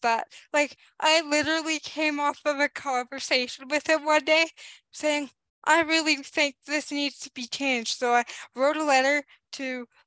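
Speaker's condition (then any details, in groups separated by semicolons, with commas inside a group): Cerebral palsy; recent vision impairment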